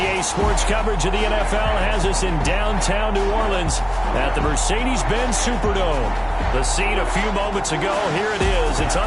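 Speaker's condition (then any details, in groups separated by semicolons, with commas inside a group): No condition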